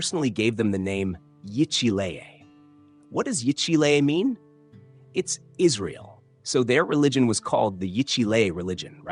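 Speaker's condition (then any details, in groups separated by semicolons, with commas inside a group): No condition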